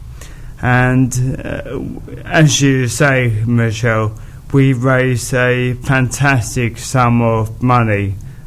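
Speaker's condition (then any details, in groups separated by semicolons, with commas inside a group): Motor neurone disease; progressive neurological disorder affecting muscles throughout the body; speech heavily impacted, slowed down, slurred around the edges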